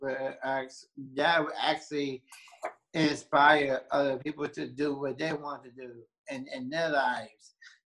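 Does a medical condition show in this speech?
Yes: Down syndrome; born with Down syndrome.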